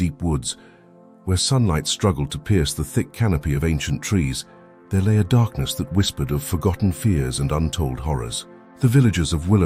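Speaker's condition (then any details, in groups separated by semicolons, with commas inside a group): No condition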